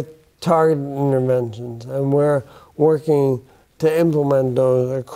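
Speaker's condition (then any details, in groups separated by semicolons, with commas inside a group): Bulbar onset ALS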